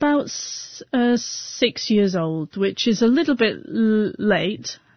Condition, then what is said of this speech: Stuttering. So I started speaking in a really high, silly voice like this.